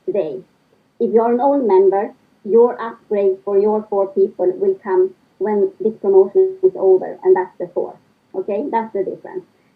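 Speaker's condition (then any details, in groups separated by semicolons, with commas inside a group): No condition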